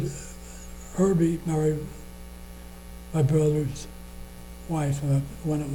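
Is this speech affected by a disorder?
Yes: Parkinson's disease.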